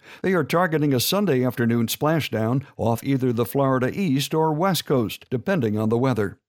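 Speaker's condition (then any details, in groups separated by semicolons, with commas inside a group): No condition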